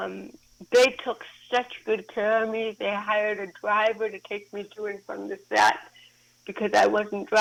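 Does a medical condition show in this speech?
Yes: cerebral palsy.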